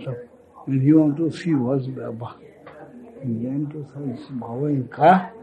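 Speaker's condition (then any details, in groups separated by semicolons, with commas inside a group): Speech loss after head injury; heavy speech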